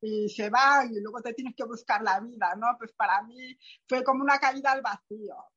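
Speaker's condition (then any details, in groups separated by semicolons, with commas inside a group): Profound bilateral hearing loss, post-meningitis profound bilateral sensorineural hearing loss; flat audiogram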